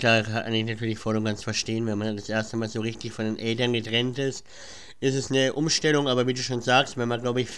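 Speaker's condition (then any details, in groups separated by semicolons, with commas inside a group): Cleft palate; speech impediment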